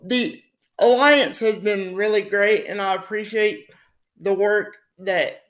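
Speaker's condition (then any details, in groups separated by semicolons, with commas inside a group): Spastic quadriplegic cerebral palsy; daily stretching to keep muscles from getting too tight, age 25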